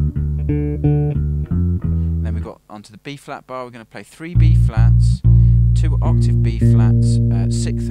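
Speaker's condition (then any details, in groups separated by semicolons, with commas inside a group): No condition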